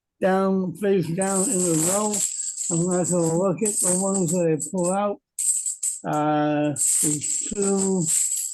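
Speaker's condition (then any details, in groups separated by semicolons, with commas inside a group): Cerebral palsy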